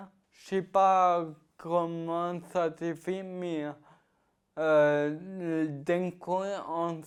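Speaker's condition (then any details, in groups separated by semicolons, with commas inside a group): Ataxia-telangiectasia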